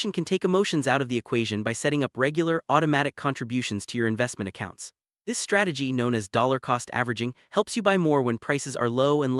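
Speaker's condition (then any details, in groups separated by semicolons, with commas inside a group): No condition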